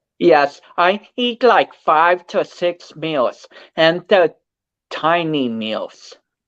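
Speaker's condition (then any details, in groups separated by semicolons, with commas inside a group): Cerebral palsy; speech affected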